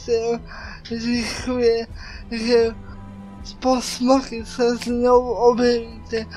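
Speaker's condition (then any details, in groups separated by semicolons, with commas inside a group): Cerebral palsy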